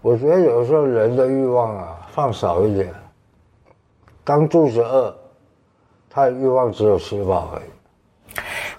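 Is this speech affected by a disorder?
Yes: tongue cancer, partial glossectomy; right tongue cancer, stage 2 resected, recurred about age 50, two-thirds right tongue removed, flap reconstruction; stage 3 recurrence, radiotherapy completed, now in follow-up, about two years since diagnosis; eating and speaking affected after resection.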